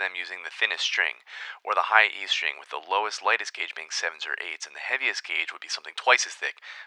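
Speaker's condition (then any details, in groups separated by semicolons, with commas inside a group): No condition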